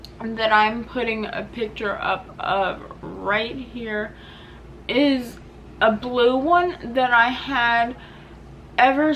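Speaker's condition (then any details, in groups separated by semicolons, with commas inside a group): Cerebral palsy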